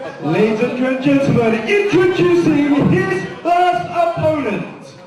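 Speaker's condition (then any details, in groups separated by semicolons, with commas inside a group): No condition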